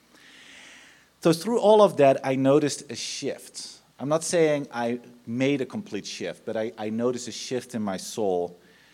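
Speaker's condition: No condition

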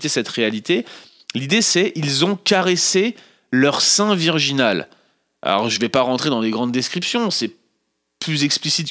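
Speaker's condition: No condition

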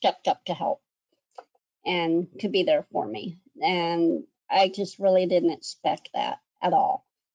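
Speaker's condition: Cleft lip and palate; congenital cleft lip and cleft palate, 60 plus surgeries; one or two surgeries a year

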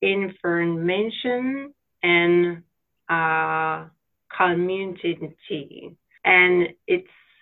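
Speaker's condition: Aphasia after stroke; aphasia from stroke 4 years ago; could not talk at all first week, talking restored by therapist Jennifer Kurtz

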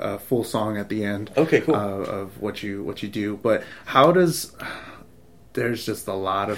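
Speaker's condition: No condition

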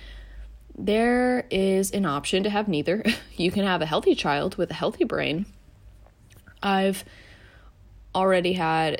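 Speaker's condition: No condition

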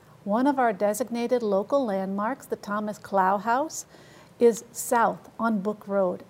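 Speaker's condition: No condition

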